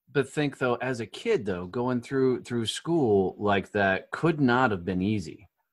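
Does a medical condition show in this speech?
No.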